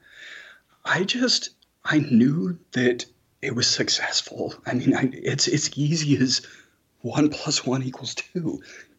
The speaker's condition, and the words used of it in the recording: Spasmodic dysphonia. It's basically whenever you speak, your vocal cords break open. So it sounds really breathy on certain syllables.